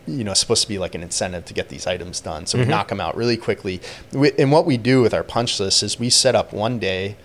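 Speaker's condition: No condition

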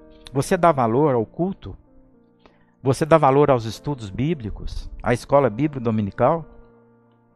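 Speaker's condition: No condition

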